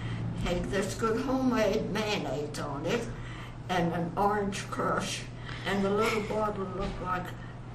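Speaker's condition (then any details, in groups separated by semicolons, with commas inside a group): Parkinson's; onset many years earlier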